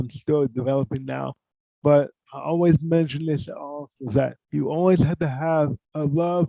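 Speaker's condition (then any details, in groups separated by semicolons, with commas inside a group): Cerebral palsy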